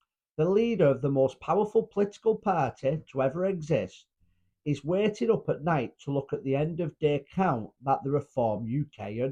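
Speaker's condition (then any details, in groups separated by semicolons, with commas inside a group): No condition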